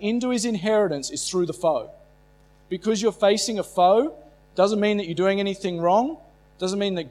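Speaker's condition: No condition

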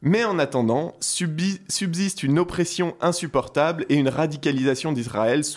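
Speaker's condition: No condition

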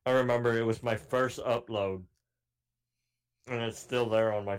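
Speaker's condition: Cleft palate; voice sounds deeper than it is, deeper over mic, cannot say certain words, frequent mispronunciations, speech impediment

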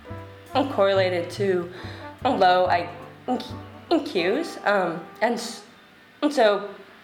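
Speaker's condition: Stutter; stutter since childhood, avoided oral communication in earlier life; speaks with audible stutter in this recording; often stutters over own name, listeners think name forgotten, listeners may need time to adjust; prolonged sounds

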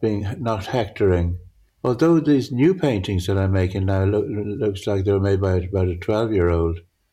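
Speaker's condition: Parkinson's; grouped objects merge together

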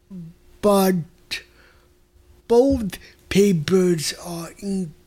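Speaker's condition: Mild cerebral palsy; unconsciously spits when talking

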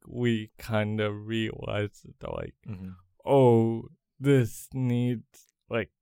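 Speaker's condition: Cerebral palsy; congenital

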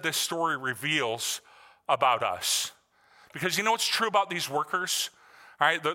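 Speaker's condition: No condition

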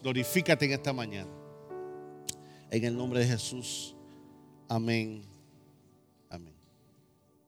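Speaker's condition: No condition

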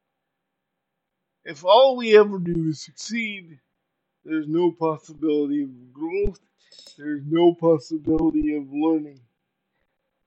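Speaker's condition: Cerebral palsy; uses power wheelchair

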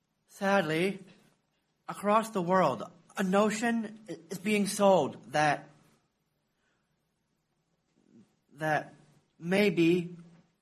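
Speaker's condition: Down syndrome; intellectual disability

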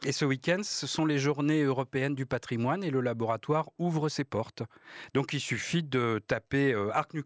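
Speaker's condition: No condition

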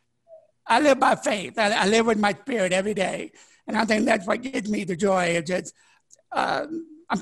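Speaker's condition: Deafness, born deaf; could not speak until age ten

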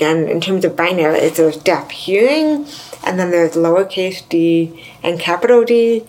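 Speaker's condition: Deafness, severe to profound; implant worse ear 34

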